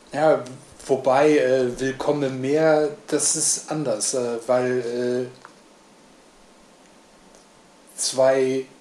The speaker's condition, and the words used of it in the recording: Aphasia. Und deswegen ist es so, die, die Sprache ist äh, noch, äh, ja, das kommt, aber kann ich noch nicht wirklich, ich bin zu aufgeregt.